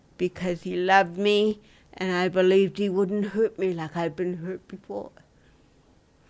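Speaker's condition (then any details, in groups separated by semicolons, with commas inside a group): Dystonia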